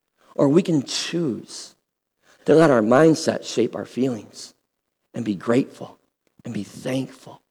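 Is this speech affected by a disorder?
Yes: cleft lip and palate; congenital.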